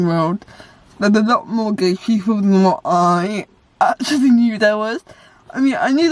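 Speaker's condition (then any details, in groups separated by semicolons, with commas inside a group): Cerebral palsy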